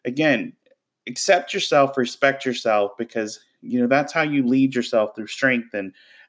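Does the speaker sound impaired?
No.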